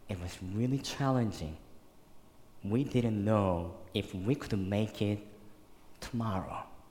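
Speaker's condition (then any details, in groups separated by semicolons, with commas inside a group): Cleft lip and palate, severe; could not suck breast milk as newborn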